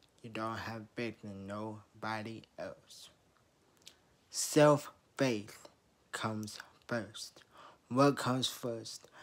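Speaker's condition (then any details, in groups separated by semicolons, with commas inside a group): Traumatic brain injury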